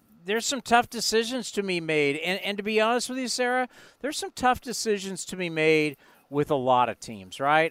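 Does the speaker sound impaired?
No.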